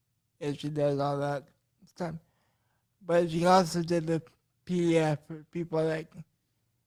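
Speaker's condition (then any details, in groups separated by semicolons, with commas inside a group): Cerebral palsy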